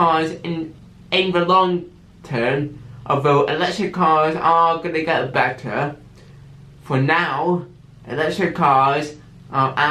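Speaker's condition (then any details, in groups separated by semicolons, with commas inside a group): Cerebral palsy with stammer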